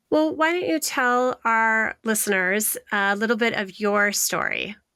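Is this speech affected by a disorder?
No.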